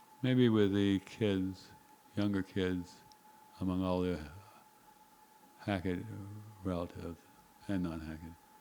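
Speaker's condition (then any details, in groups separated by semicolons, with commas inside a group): Parkinson's disease; very quiet speech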